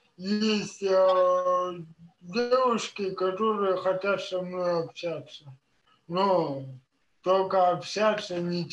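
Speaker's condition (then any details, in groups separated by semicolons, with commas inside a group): Cerebral palsy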